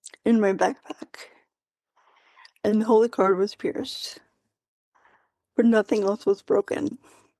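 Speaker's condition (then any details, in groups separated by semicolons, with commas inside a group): Quadriplegic cerebral palsy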